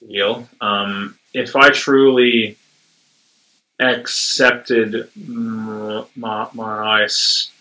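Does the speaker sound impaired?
Yes: stuttering; tends toward covert stuttering, past speech therapy, deep breathing helps; stuttering holding back less than in previous years; tense throat, jaw and abdomen when stuttering, sometimes fluent for no reason; here repeated sounds, prolonged sounds, blocks.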